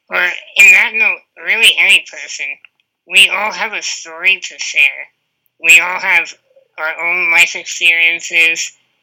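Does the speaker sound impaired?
Yes: spinal muscular atrophy; type 2, wheelchair user, diagnosed around 19 after two negative genetic tests, laminectomy for Spinraza access; about 2 years since diagnosis, on Spinraza injections, severe symptoms after first injection, ICU stay.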